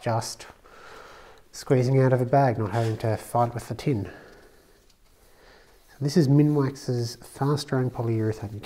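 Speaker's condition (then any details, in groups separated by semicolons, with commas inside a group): No condition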